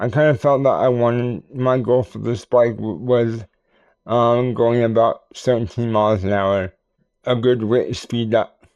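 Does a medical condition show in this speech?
Yes: cerebral palsy; tends to mess up words.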